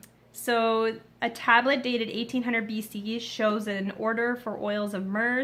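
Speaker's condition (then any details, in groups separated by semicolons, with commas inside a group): No condition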